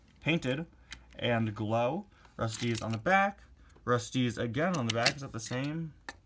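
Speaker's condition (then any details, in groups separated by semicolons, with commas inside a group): No condition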